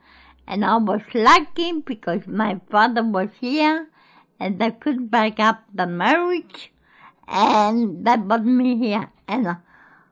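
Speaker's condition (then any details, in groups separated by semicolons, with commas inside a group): Cerebral palsy; cerebral palsy since birth, born in Greece; speech problems when young, began talking after attending Gruella school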